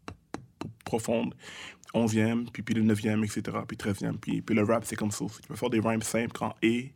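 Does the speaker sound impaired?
Yes: stuttering; childhood-onset stuttering, thought autistic as young child, spoke Creole, English and French mixed, fluent when rapping since teens; stutters in conversation, strings syllables together very fast without stopping or tripping; here repeated sounds, repeated words.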